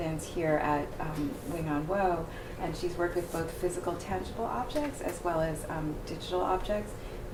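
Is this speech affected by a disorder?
No.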